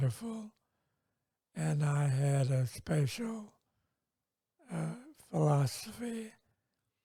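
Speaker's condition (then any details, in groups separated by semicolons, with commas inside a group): Multiple sclerosis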